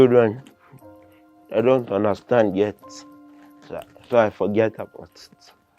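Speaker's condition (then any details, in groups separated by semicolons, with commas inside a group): Cerebral palsy; limits movement and coordination; acute case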